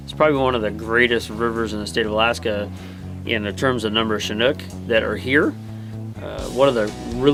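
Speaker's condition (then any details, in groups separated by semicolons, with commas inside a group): No condition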